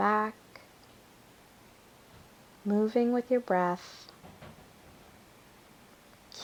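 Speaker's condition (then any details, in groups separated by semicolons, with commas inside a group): No condition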